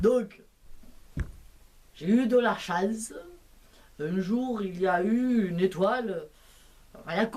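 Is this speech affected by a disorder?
No.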